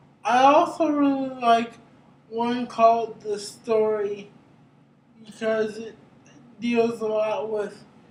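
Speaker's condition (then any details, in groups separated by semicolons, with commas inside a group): Cerebral palsy; brain injury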